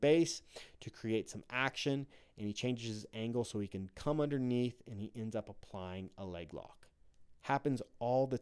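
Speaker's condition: No condition

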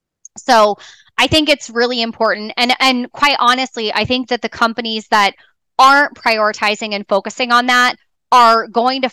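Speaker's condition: No condition

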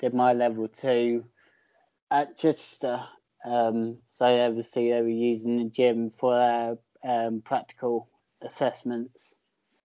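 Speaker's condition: Cerebral palsy

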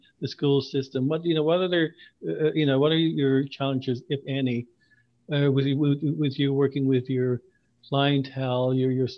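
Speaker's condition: Stuttering; long history of hiding stutter, covert stuttering, took Fluency Plus program as client; letting stutter show openly on podcast, not hiding it; stutters on j sound, stutters a little more than usual; repeated sounds, repeated words

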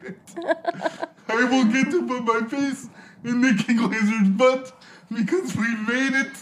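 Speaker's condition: Cerebral palsy; spastic

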